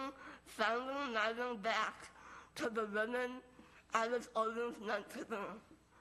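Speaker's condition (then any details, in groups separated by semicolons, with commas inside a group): Moebius syndrome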